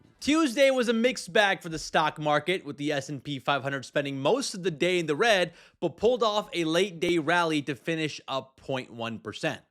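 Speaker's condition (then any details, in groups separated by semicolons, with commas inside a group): No condition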